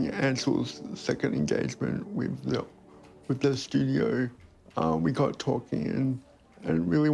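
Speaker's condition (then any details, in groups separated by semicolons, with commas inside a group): Cerebral palsy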